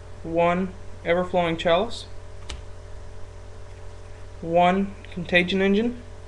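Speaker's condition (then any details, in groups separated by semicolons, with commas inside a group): No condition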